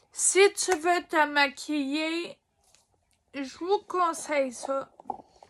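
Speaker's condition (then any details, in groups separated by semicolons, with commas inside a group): Ataxia; degenerative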